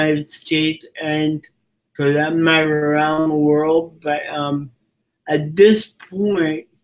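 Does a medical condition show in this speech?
Yes: cerebral palsy.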